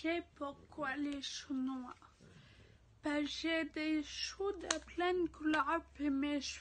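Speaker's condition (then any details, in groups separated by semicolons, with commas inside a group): Ataxia; degenerative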